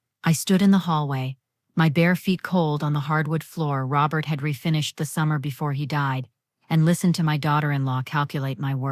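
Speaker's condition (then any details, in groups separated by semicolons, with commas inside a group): No condition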